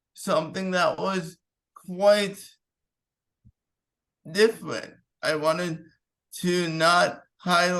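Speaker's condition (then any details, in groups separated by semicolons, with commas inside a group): Cerebral palsy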